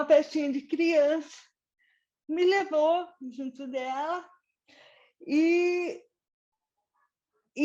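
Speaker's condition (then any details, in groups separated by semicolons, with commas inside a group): Cerebral palsy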